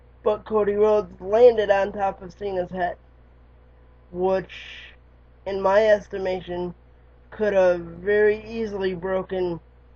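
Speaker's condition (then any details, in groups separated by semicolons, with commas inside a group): Cerebral palsy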